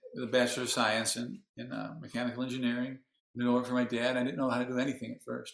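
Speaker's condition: Parkinson's disease; hard on voice, needs about two weeks of singing practice to regain voice

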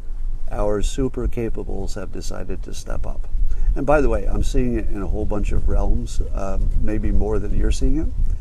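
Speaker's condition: No condition

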